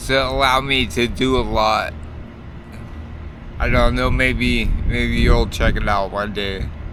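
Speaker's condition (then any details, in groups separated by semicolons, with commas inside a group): Multiple sclerosis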